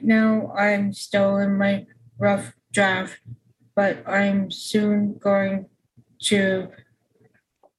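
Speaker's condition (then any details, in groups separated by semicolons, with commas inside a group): Aphasia; lost speech suddenly on waking for about five months, writing skills also declined, used whiteboard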